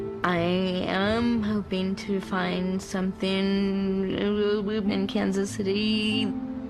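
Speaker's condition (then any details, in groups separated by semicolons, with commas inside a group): Cerebral palsy, severe; severe stutter, marijuana eases tension and helps speech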